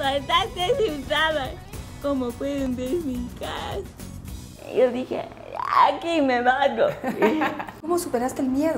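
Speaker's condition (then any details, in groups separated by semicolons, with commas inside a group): Cerebral palsy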